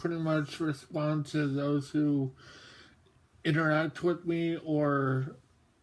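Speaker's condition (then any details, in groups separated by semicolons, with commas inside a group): Mobius syndrome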